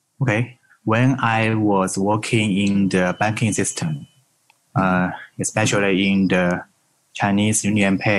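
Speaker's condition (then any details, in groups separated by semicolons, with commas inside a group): No condition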